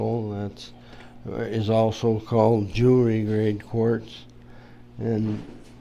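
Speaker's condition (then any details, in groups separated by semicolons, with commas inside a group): Parkinson's disease; managed, under control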